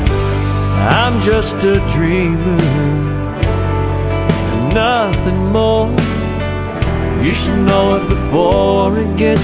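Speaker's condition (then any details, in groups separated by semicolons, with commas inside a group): No condition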